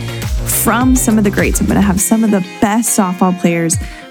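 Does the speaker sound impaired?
No.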